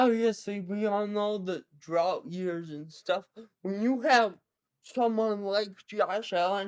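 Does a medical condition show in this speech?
Yes: cerebral palsy; present from birth, severe.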